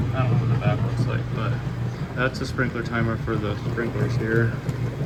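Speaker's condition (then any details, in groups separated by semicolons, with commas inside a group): No condition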